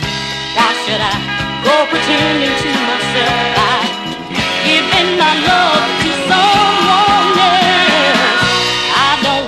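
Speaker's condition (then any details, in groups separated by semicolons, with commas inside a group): No condition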